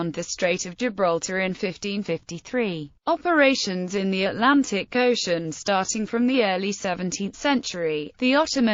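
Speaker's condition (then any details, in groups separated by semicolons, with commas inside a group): No condition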